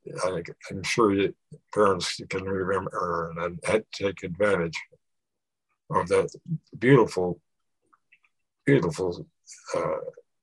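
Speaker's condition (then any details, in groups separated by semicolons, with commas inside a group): Stroke; stroke shortly before recording; speech inhibited by stroke, may sound different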